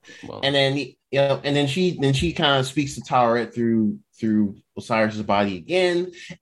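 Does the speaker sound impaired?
No.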